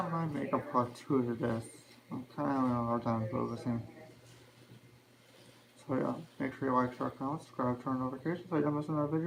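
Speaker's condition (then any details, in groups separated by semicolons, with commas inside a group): Spastic quadriplegic cerebral palsy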